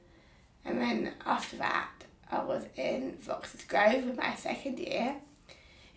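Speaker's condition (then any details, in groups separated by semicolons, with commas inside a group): Down syndrome; Down syndrome since birth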